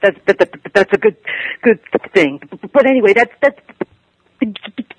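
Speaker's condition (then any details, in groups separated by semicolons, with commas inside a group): Stuttering; stuttering at ages 10 to 15; ongoing stuttering, attends NSA stuttering conferences; stays with stutter rather than changing words, speech tools mentally exhausting, hard to focus on message; repeated sounds, repeated words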